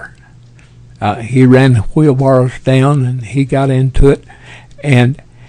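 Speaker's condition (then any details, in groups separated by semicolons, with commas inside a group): Parkinson's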